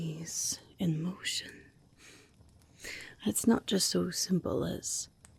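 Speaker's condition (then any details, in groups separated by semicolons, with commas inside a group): No condition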